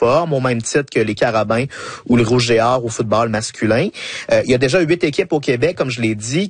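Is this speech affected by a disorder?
No.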